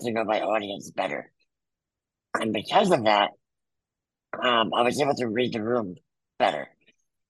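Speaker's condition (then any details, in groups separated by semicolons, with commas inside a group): Muscular dystrophy; congenital, wheelchair user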